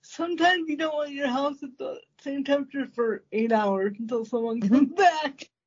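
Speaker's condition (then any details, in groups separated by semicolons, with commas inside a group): Cerebral palsy; congenital, manual wheelchair most of early life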